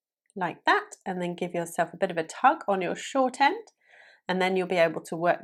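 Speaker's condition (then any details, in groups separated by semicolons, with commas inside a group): No condition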